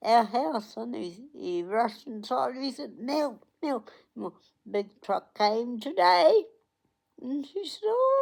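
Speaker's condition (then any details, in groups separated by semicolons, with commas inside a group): Cerebral palsy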